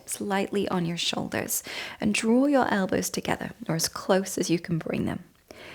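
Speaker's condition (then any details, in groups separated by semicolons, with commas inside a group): No condition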